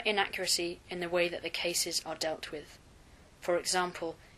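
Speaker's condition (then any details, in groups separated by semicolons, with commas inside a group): No condition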